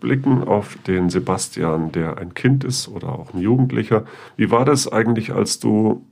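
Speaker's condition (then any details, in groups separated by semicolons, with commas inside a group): No condition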